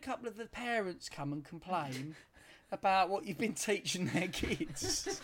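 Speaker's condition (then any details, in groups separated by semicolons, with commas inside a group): No condition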